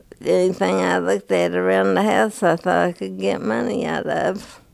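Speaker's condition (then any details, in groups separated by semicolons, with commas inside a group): Parkinson's disease; diagnosed early 50s, ropinirole increased over 7-8 years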